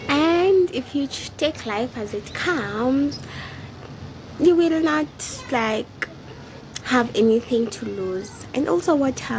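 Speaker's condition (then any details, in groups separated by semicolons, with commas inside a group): No condition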